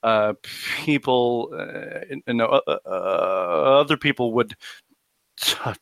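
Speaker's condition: Stuttering; little awareness early, bigger issue from middle school with hyper-awareness, much therapy over life; worse when consciously trying not to stutter; prolonged sounds, blocks

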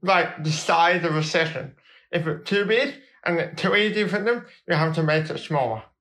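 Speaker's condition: Cerebral palsy

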